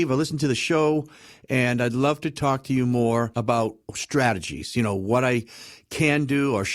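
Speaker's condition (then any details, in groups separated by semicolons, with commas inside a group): No condition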